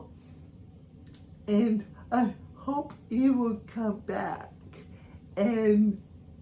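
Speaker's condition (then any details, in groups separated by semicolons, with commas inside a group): Cerebral palsy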